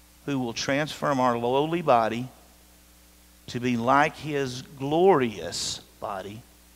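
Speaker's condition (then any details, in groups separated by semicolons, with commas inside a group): No condition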